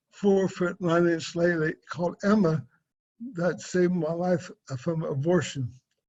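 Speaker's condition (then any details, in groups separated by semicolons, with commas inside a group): Cerebral palsy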